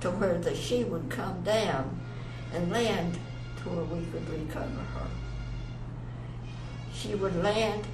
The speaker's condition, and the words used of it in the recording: Parkinson's disease. And getting the volume out instead of mumbling and groaning in here.